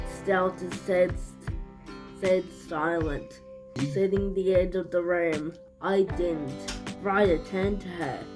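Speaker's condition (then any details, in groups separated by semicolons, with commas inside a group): Cerebral palsy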